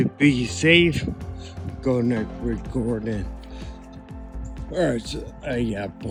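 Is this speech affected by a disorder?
Yes: ataxia.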